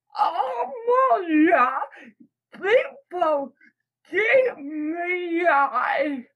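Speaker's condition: Cerebral palsy; present from birth; words may be hard to catch, written answers read aloud by Lily Cannon, also speaks in in-person interview

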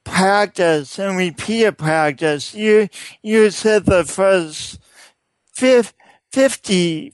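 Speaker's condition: Speech impediment; speaks on major stages

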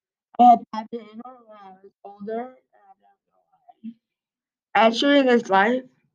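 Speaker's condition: Deafness; deafness since birth, attributed to birth mother's drinking and smoking during pregnancy; helper present assisting with recording

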